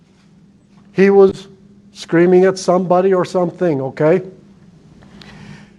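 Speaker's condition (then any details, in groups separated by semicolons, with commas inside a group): No condition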